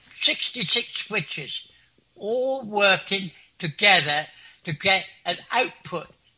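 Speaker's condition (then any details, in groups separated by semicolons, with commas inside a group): Clinically deaf; clinically deaf since school age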